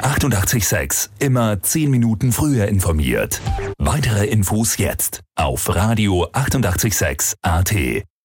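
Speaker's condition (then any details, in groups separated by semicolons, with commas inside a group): No condition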